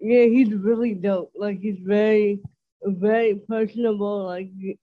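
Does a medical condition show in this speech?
Yes: dysarthria; milder than typical dysarthria.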